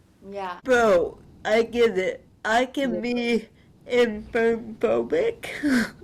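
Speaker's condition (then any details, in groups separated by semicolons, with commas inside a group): Cerebral palsy; spastic, ataxic features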